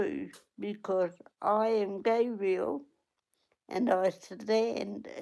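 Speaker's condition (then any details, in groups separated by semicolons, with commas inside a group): Cerebral palsy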